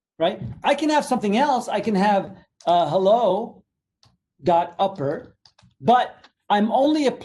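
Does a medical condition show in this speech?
No.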